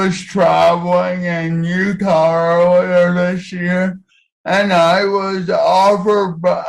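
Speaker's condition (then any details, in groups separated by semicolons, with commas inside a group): Cerebral palsy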